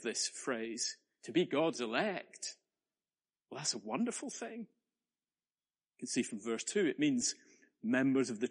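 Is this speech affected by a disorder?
No.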